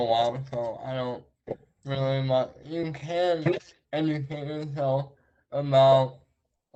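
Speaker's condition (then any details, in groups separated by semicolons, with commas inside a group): Traumatic brain injury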